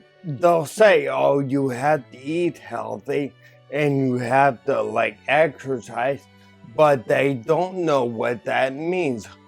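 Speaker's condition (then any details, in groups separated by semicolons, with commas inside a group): Ataxia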